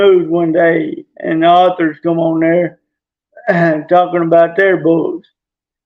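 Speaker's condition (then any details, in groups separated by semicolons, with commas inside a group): Traumatic brain injury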